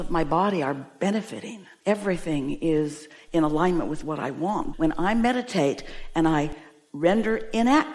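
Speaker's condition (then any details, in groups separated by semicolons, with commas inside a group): No condition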